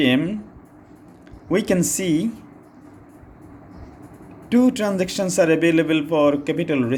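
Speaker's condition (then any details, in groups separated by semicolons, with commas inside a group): No condition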